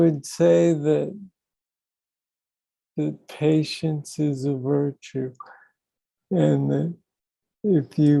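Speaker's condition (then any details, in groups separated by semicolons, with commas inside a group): Young onset Parkinson's disease; young onset, deep brain stimulation implant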